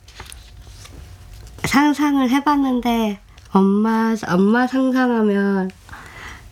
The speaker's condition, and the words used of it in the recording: Down syndrome. 아니 근데 너무 말을 잘하고 너무 의사소통이 원활해서